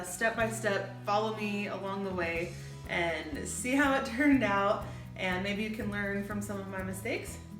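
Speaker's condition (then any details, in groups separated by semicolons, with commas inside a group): No condition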